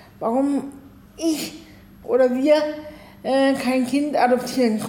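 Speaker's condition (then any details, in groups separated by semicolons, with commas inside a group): Cerebral palsy, spastic, arms and legs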